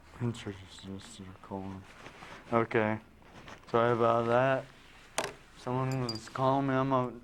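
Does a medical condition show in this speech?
Yes: traumatic brain injury; caused by car accident; now talking.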